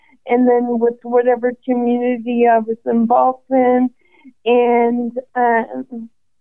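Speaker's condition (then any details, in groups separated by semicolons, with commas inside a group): ALS; considering walking device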